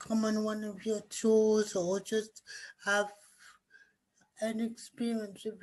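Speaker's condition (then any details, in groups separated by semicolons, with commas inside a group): Cerebral palsy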